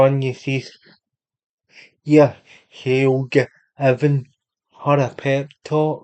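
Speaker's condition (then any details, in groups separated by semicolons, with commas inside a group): Cerebral palsy; unable to walk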